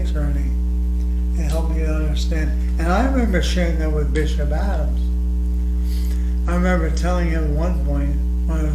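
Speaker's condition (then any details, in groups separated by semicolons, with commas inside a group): ALS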